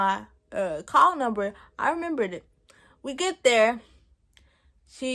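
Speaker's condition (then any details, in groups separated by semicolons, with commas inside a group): Cerebral palsy; present since birth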